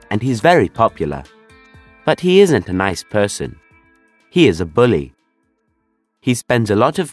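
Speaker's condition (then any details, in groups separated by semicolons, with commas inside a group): No condition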